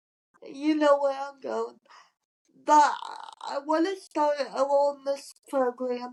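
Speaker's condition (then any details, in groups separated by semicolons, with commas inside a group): Cerebral palsy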